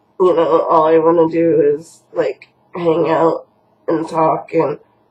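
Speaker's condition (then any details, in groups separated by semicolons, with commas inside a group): Cerebral palsy; housebound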